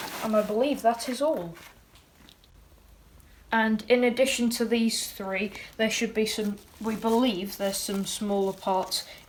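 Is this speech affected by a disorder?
No.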